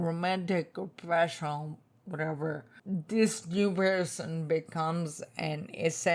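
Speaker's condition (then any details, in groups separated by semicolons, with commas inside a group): Spinocerebellar ataxia type 2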